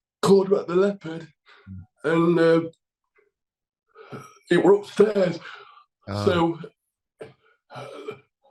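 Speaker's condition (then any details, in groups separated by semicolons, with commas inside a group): Cerebral palsy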